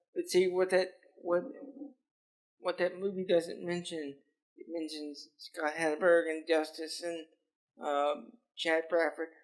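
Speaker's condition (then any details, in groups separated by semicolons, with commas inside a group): Cerebral palsy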